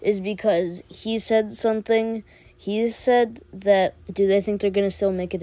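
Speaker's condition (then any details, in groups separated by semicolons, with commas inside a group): No condition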